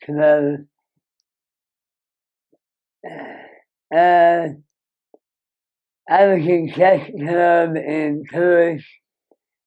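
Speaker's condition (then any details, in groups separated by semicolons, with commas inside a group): Moebius syndrome; severe nerve damage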